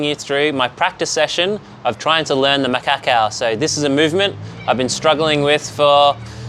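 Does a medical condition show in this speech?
No.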